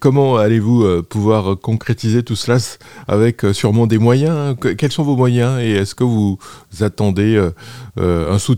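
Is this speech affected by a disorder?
No.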